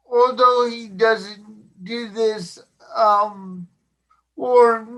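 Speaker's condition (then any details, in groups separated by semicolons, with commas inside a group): Cerebral palsy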